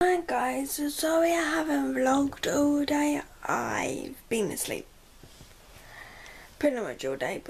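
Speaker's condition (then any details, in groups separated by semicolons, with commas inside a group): Cerebral palsy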